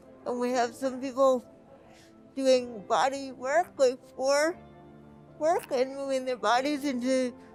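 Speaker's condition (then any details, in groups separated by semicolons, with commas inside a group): Spastic quadriplegic cerebral palsy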